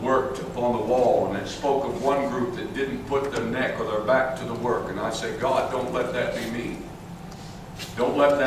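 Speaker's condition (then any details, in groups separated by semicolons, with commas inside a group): No condition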